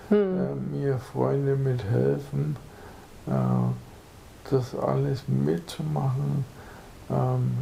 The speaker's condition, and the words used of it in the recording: ALS (motor neuron disease). Und man hört vielleicht auch schon am Zungenschlag, auch da ist schon ein bisschen Muskelabbau.